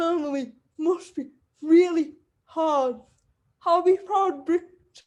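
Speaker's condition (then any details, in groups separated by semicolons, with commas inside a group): Cerebral palsy; wheelchair user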